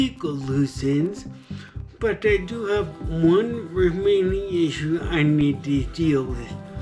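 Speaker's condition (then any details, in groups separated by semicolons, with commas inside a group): Traumatic brain injury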